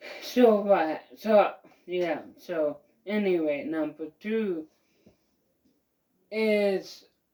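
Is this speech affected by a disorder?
Yes: mild cerebral palsy.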